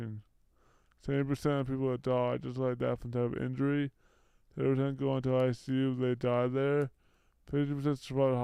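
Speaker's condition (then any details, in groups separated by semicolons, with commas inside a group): Brain injury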